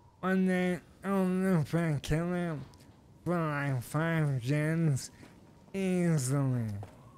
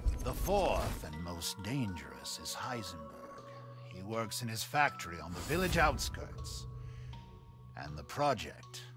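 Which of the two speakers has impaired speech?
The first: ALS.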